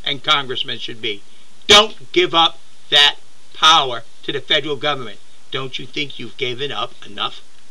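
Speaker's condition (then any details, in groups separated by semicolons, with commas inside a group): No condition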